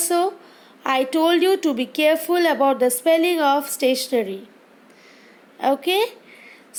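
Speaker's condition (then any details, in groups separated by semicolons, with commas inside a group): No condition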